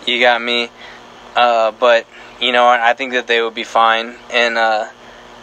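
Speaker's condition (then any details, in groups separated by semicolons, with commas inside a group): No condition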